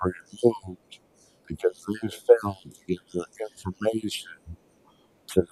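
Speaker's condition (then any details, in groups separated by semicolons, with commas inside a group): Traumatic brain injury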